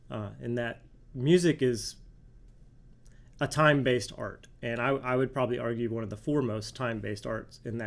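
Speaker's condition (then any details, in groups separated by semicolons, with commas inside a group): No condition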